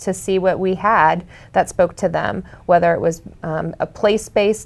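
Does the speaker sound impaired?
No.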